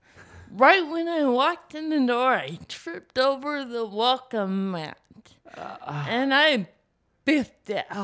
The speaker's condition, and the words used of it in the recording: Cerebral palsy. Your voice is different from what most people are going to expect on Live on Purpose Radio.